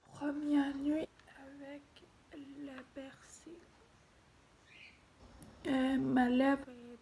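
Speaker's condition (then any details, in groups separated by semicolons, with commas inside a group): Ataxia; degenerative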